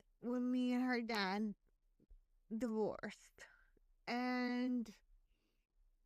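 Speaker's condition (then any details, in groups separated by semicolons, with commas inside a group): Hemiplegic cerebral palsy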